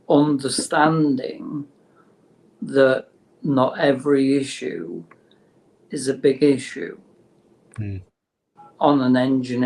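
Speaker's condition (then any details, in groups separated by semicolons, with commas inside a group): Motor neurone disease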